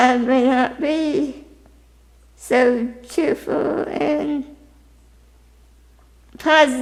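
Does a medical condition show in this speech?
Yes: spinal muscular atrophy type 2.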